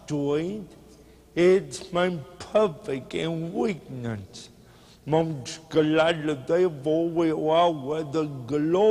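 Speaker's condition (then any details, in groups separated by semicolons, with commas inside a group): Cerebral palsy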